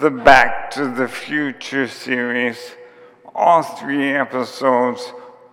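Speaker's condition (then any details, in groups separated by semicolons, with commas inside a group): ALS; onset with tiredness and clumsiness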